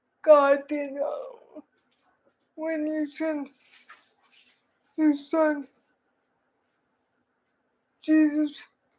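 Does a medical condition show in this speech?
Yes: cerebral palsy.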